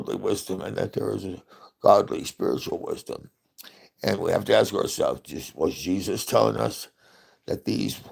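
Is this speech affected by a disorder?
Yes: Parkinson's.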